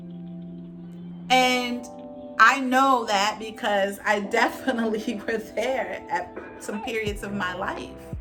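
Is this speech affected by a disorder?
No.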